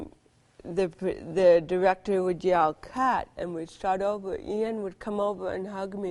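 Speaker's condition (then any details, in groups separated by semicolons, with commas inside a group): Cerebral palsy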